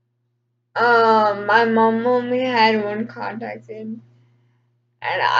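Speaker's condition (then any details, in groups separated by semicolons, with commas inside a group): Cerebral palsy, dystonic hemiplegia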